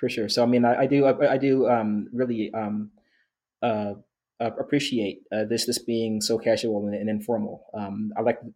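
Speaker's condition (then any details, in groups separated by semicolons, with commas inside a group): Stuttering; onset at age 10, worse when trying to impress or rushing, absent when singing or self-talk; stutters when speaking too fast, muddy jumble, pauses, backs up, slows rate; repeated sounds, repeated words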